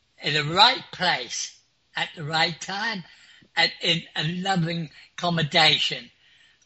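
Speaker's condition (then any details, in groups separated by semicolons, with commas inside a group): Clinically deaf; clinically deaf since school age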